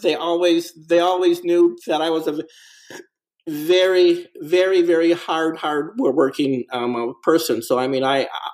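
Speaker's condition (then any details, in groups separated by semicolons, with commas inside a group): Stuttering; onset at three or four years, no trauma cause, mother stuttered until about 11-12, speech camp as child, teen years harder; adult, persistent stuttering; very fluent in crisis situations, stutters when things calm, takes deep breath and counts to five; repeated sounds, repeated words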